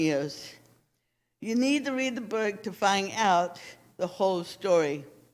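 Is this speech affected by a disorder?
Yes: cerebral palsy.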